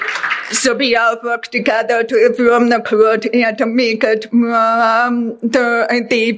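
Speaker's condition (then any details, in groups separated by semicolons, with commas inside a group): Deafness; deaf since childhood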